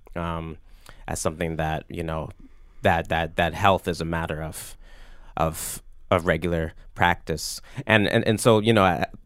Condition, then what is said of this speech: Stuttering. And I go into every sentence not knowing where I'm going to stutter.